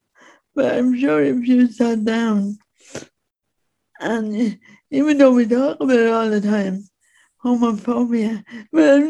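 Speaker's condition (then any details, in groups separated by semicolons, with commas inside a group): Speech impediment; disabled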